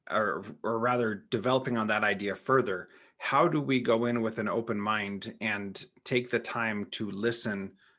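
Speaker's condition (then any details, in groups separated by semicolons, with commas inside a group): No condition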